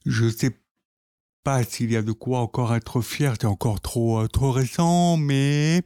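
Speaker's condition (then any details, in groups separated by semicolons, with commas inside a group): Profound deafness from birth, congenital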